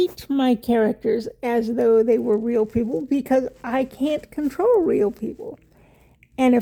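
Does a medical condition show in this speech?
Yes: cerebral palsy; wheelchair user.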